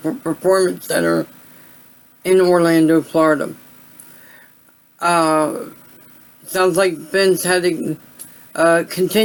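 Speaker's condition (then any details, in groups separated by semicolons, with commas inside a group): Cerebral palsy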